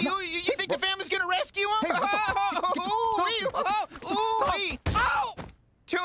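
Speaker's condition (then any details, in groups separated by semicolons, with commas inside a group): No condition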